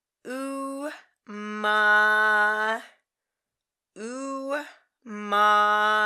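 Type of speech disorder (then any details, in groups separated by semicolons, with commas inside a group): Childhood apraxia of speech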